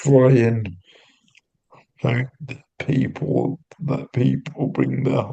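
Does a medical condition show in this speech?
Yes: cerebral palsy; intrathecal baclofen pump.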